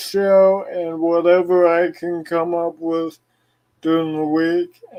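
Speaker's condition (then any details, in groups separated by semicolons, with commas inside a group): Cerebral palsy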